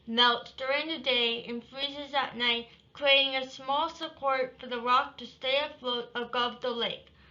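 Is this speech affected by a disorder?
Yes: cerebral palsy; from birth.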